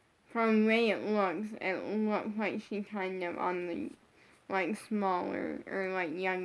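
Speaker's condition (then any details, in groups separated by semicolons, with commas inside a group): Brain injury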